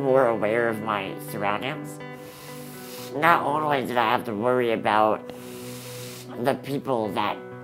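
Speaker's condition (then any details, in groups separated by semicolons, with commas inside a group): Muscular dystrophy; decreased lung function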